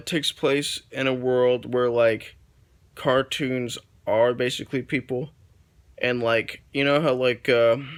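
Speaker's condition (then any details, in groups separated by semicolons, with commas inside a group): No condition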